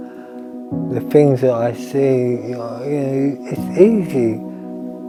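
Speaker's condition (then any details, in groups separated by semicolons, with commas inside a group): Motor neurone disease; tongue affected, limited talking, eating, swallowing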